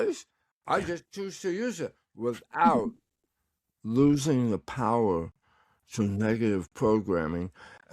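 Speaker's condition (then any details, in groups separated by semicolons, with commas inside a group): Tongue cancer; partial tongue removal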